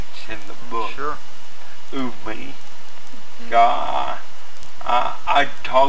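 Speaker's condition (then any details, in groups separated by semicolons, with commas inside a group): Cerebral palsy; affected by oxygen deprivation at birth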